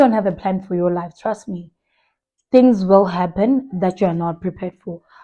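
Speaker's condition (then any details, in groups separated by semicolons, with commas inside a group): No condition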